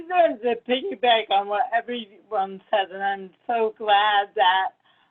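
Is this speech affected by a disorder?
Yes: cerebral palsy.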